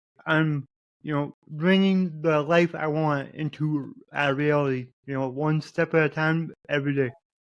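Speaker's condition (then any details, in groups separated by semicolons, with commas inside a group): Cerebral palsy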